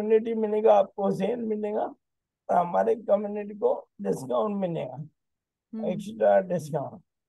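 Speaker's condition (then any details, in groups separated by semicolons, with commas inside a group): ALS; onset right index finger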